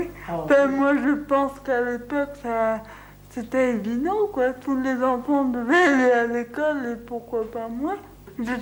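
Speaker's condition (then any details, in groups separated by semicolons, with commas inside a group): Cerebral palsy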